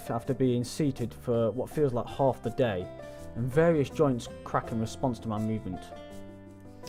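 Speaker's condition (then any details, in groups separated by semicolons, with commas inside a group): No condition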